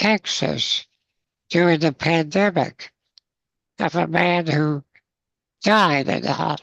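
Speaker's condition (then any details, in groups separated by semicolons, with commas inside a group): Spinal muscular atrophy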